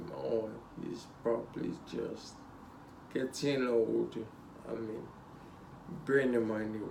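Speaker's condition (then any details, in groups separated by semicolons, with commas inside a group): Spinocerebellar ataxia (sca7)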